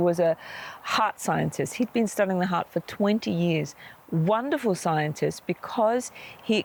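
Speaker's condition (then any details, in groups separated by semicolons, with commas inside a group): No condition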